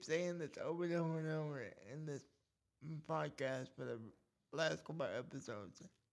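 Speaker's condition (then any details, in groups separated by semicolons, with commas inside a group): Cerebral palsy; cerebral palsy causing speech problem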